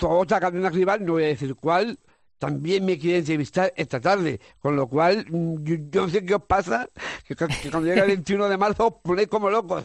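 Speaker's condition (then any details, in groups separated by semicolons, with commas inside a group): Down syndrome; congenital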